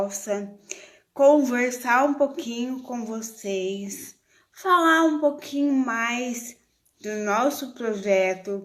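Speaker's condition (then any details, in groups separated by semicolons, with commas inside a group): Cerebral palsy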